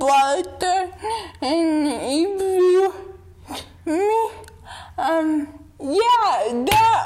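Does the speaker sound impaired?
Yes: dystonia; takes deep breath and relaxes when tense to gain control, calms before able to speak.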